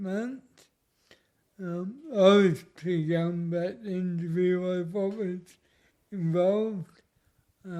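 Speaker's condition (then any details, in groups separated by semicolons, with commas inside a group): Cerebral palsy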